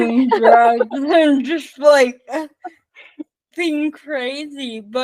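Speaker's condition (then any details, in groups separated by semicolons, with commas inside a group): Spastic cerebral palsy, mixed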